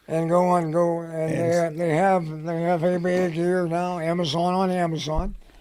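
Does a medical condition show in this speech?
Yes: head and neck cancer; dry throat, dry mouth.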